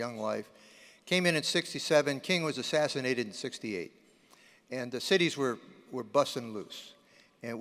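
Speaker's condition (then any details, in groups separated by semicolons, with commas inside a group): No condition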